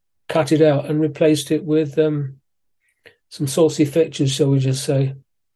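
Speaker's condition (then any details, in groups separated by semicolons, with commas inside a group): Parkinson's disease; physiotherapy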